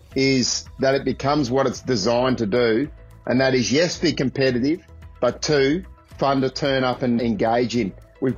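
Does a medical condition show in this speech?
No.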